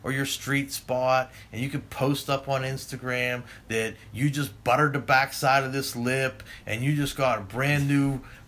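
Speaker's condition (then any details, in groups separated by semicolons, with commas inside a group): No condition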